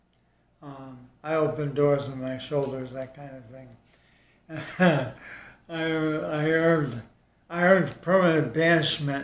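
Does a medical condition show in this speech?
Yes: ALS.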